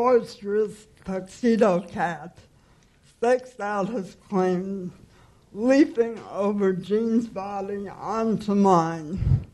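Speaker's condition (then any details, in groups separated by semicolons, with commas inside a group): Cerebral palsy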